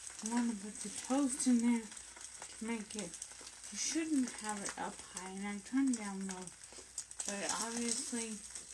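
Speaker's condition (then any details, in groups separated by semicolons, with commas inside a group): Brain injury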